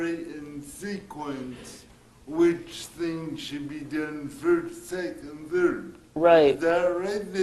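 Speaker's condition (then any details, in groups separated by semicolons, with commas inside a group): Cerebral palsy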